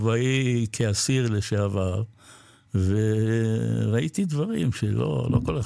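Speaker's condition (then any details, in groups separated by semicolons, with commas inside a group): Parkinson's disease; recently diagnosed, makes body and daily life difficult, had to sell motorcycle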